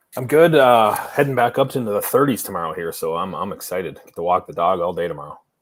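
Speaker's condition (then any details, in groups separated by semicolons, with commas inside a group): No condition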